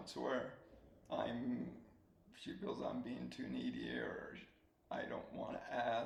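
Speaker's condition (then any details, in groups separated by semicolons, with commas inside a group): ALS; slow-progressing form, feeding tube; about seven years since onset, fed by others; soft spoken, swallowing getting harder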